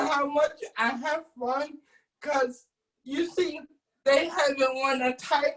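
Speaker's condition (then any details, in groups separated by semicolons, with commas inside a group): Cerebral palsy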